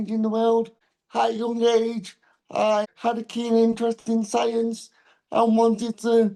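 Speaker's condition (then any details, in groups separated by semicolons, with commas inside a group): Cerebral palsy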